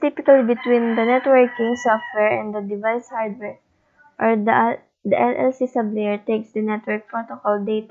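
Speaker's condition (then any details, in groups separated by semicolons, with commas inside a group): No condition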